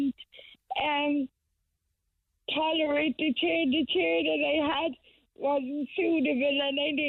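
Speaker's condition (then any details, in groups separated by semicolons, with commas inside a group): Cerebral palsy; wheelchair user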